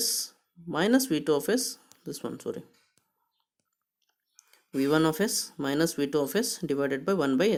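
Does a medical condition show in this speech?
No.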